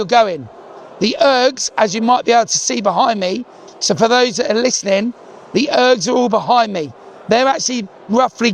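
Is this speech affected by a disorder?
No.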